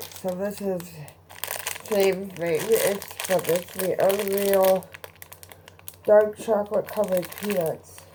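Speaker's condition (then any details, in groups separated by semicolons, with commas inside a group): Cerebral palsy; both hands affected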